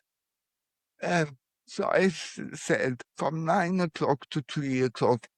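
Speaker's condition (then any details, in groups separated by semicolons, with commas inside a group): Cerebral palsy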